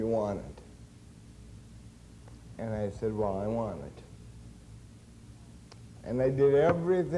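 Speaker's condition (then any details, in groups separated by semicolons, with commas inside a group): Cerebral palsy; since birth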